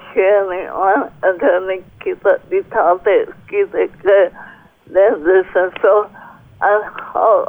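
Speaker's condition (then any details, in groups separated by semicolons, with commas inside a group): Cerebral palsy; speech impaired since childhood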